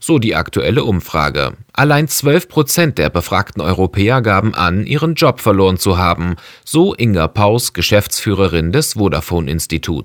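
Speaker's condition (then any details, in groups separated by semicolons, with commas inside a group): No condition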